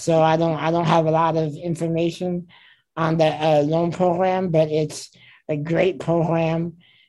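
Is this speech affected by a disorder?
Yes: spinal muscular atrophy; type 2, from birth, wheelchair user, age 32.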